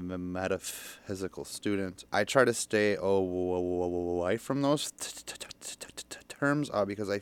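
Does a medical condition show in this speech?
Yes: stutter; stutter since young childhood, speech help stopped around age 11 or 12, therapy, 12-step programs, now sober; still stutters, public speaking still hard, sounded fluent on air, feels safe in studio; stutters on f of furniture mover, no stutter when drunk, cares less when feeling safe; here repeated sounds, prolonged sounds, blocks.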